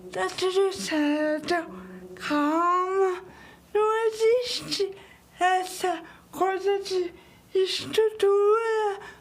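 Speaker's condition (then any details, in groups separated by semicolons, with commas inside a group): Cerebral palsy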